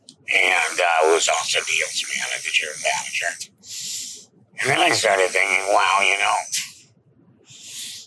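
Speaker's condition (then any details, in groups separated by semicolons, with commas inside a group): Laryngectomy; esophageal speech, presses on neck daily to talk, rattles esophagus like vocal cords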